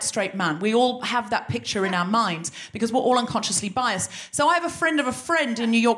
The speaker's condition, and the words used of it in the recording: None; typical speech.